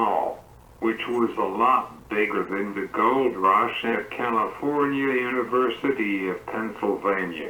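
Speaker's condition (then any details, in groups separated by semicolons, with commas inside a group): Cerebral palsy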